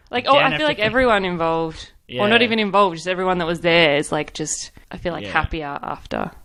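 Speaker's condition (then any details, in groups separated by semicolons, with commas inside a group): No condition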